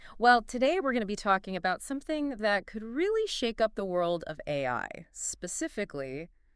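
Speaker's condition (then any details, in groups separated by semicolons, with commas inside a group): No condition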